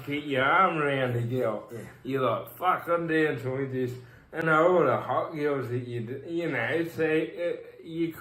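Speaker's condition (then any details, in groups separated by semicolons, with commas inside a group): Cerebral palsy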